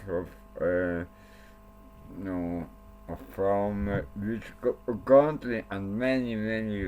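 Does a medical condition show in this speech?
Yes: cerebral palsy; speech not very clear.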